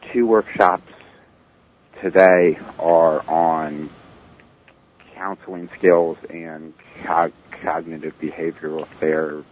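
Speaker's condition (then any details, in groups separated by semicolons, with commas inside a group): Stuttering; lifelong stuttering; stutters openly, including at work, mostly not avoiding stuttering; repeated sounds, blocks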